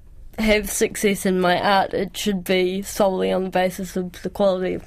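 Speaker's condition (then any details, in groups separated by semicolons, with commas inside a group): Cerebral palsy; cerebral palsy since childhood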